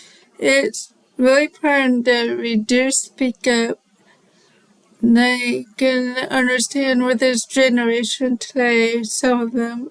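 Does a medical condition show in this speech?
Yes: cerebral palsy; processing disorder, hard to follow fast talkers.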